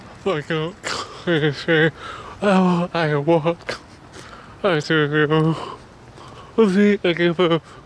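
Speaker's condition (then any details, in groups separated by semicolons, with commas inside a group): Cerebral palsy; body affected; speech disability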